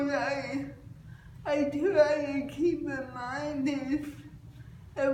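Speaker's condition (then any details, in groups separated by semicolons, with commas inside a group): Cerebral palsy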